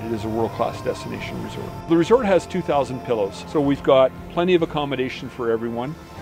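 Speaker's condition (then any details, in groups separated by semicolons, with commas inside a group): No condition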